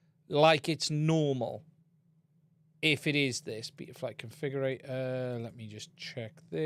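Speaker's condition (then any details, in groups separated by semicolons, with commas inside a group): No condition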